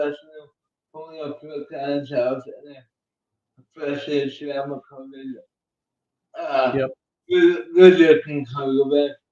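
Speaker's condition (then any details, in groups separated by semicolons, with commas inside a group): Cerebral palsy; uses one hand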